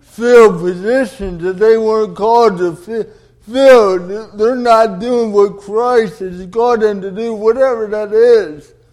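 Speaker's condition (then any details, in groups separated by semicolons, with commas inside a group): Cerebral palsy; oxygen loss at birth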